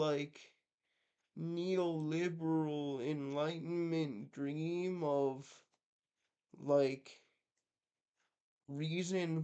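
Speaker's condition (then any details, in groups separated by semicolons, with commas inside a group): Cerebral palsy, mixed, mild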